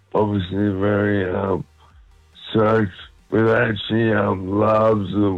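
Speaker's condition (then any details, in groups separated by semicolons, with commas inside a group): Motor neurone disease; diagnosed shortly before a radio visit about a month ago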